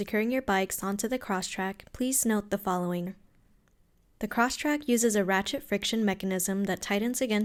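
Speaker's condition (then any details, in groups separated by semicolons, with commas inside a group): No condition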